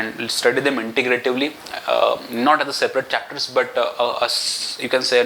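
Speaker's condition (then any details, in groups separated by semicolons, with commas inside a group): No condition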